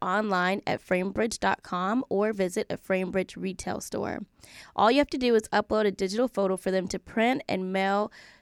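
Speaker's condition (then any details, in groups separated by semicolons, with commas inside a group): No condition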